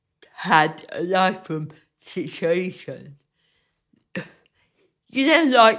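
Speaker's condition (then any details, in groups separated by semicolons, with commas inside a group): Cerebral palsy; careful movement needed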